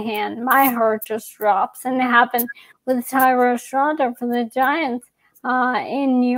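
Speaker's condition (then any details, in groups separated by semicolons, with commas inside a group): ALS; young onset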